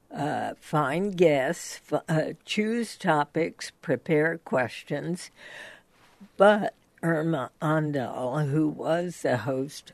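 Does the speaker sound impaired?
Yes: spasmodic dysphonia; onset 1992, diagnosed 1998 at Johns Hopkins by neurologist and otolaryngologist Paul Flint, dismissed as psychological; voice still altered, speaking physically difficult; voice changed from original voice, requires hard work.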